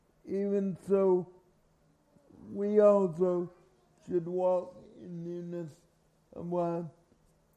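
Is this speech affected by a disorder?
Yes: cerebral palsy; from birth.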